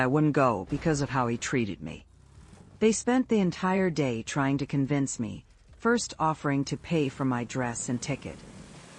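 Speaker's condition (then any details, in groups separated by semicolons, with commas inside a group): No condition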